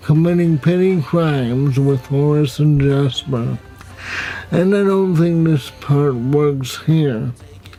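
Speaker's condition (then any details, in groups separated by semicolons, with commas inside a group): Cerebral palsy, spastic, severe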